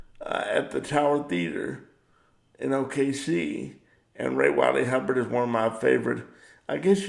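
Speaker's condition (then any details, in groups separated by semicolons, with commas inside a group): Cerebral palsy; power wheelchair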